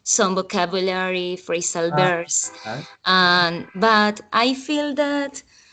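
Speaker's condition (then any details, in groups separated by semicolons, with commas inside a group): No condition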